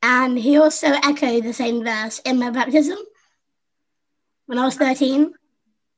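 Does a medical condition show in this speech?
Yes: Down syndrome; congenital, infant heart failure, heart surgery in infancy, stopped breathing as baby and resuscitated, chest problems, pneumonia; age 25; learned to speak by copying younger sister Susie, never stopped talking since.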